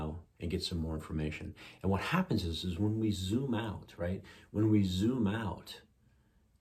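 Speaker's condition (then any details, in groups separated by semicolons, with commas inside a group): No condition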